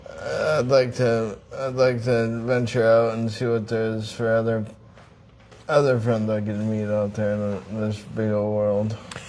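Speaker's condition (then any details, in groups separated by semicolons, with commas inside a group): Traumatic brain injury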